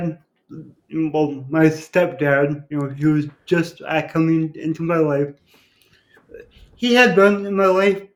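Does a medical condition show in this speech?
Yes: cerebral palsy; born without pulse or breathing and revived.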